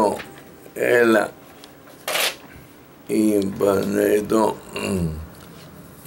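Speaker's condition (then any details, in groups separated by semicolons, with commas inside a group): Amyotrophic lateral sclerosis; whole-body weakness; nearly two years since onset, worsening, no formal treatment; speech affected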